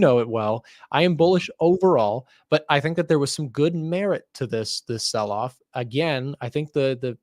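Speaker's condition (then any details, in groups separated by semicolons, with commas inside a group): No condition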